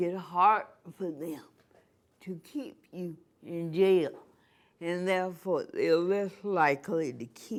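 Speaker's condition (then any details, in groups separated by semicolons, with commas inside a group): Cerebral palsy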